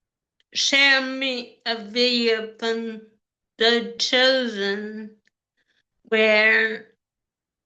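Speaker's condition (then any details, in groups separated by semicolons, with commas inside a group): Cerebral palsy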